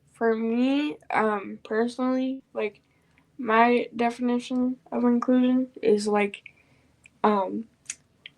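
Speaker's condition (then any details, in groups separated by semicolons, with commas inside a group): Cerebral palsy; from birth, wheelchair user; 14 years old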